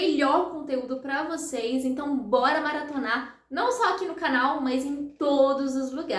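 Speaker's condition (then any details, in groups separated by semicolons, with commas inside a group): No condition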